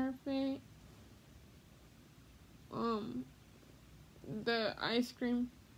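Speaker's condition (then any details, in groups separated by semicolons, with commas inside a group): Cerebral palsy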